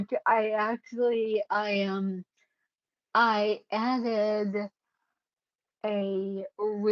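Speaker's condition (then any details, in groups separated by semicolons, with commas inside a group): Cerebellar ataxia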